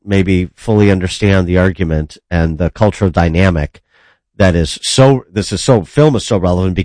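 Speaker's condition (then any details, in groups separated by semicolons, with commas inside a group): No condition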